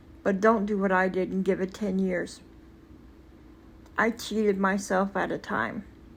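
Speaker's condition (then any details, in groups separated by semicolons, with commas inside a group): Cerebral palsy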